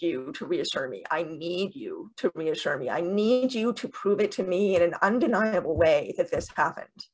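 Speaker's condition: Deafness with cochlear implants; first implant 7 years ago

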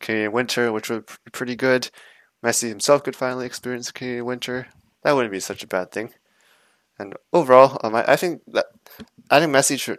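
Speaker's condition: No condition

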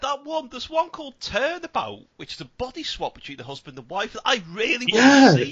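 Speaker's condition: No condition

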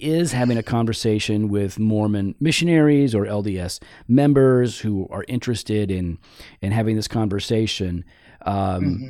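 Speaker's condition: No condition

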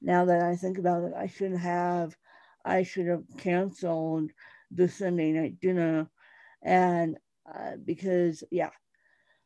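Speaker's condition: Cerebral palsy; Colorado

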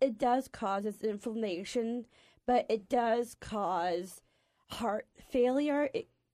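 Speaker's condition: Down syndrome

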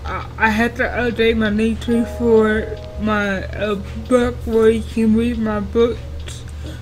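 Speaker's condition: Cerebral palsy; told would not be able to read

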